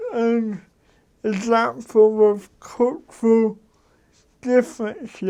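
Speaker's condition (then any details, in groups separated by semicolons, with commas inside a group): Cerebral palsy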